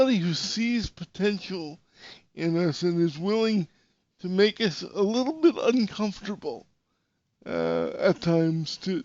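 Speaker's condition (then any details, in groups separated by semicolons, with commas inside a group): Cerebral palsy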